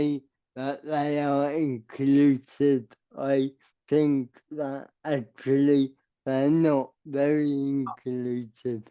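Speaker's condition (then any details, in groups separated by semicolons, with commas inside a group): Cerebral palsy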